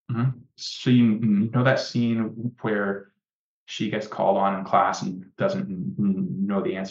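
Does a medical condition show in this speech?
Yes: stutter; onset in early childhood, worsened markedly at puberty, family history: uncle, cousin, grandfather, two younger brothers; mostly blocks, more severe than brother's, no stuttering when talking only to himself or reflexively; here repeated sounds.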